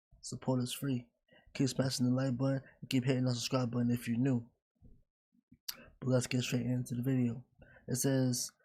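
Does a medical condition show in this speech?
No.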